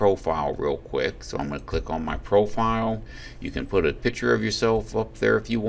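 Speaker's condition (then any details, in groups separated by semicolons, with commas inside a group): No condition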